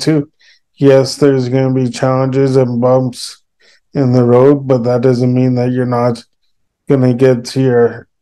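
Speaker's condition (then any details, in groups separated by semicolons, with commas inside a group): Cerebral palsy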